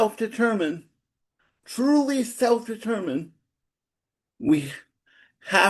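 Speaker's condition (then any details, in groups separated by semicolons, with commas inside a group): Cerebral palsy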